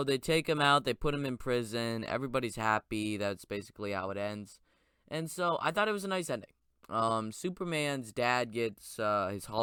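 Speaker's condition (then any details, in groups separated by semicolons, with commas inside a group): No condition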